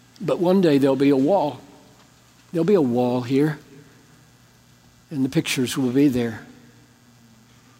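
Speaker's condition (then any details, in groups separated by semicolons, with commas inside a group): No condition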